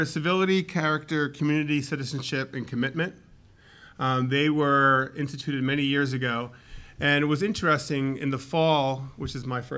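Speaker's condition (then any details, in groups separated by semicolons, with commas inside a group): No condition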